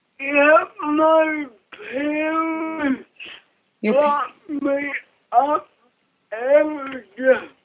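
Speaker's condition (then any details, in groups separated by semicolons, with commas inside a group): Cerebral palsy; from birth; speech hard for others to understand, friend Judy interprets and repeats her answers for listeners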